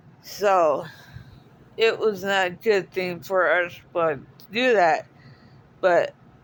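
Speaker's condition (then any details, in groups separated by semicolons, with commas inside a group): Cerebral palsy; speaks differently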